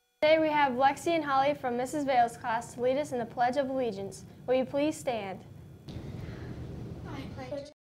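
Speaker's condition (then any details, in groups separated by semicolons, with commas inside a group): No condition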